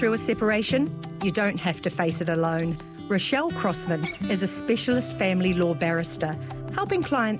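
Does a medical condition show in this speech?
No.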